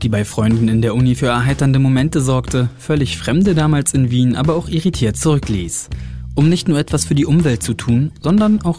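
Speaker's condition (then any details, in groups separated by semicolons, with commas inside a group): No condition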